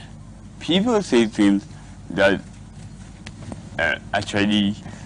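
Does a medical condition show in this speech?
Yes: cerebral palsy.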